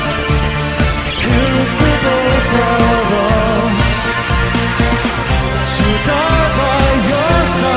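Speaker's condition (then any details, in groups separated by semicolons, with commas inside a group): No condition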